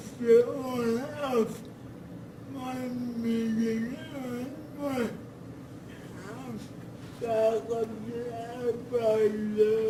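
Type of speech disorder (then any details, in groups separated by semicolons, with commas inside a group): Dysarthria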